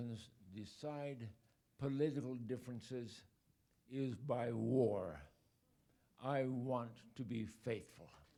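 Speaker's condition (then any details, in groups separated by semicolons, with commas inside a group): ALS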